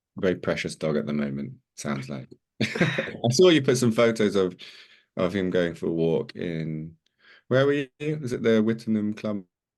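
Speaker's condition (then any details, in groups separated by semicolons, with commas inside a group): No condition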